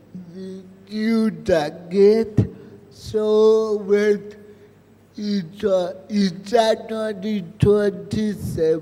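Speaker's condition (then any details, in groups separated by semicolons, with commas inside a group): Cerebral palsy; present from birth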